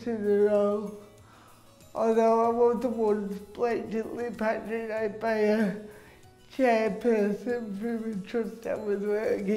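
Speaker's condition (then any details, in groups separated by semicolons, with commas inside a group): Cerebral palsy; speech impediment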